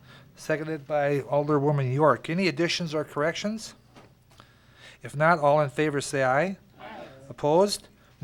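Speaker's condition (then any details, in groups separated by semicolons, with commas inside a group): No condition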